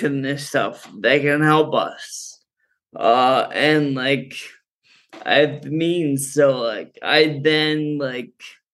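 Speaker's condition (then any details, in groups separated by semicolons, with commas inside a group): Friedreich's ataxia; diagnosed in college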